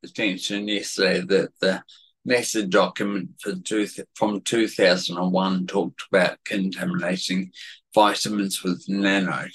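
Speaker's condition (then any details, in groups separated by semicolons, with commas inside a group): Cerebellar atrophy, genetic; affects speech and balance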